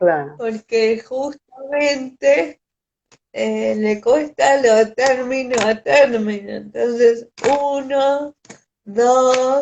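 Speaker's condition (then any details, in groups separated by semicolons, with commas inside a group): Cerebral palsy; respiratory arrest at birth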